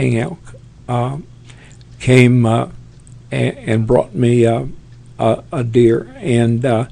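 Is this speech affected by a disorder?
Yes: Parkinson's; tremors as early symptom.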